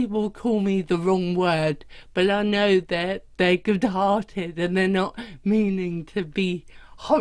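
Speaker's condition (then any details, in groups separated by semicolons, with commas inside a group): Cerebral palsy; present from birth, unsteady balance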